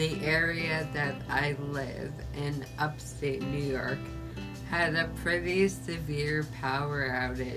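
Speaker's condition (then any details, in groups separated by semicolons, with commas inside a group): ALS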